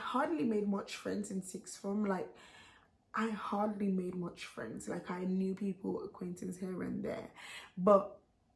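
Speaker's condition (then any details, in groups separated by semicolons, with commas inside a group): No condition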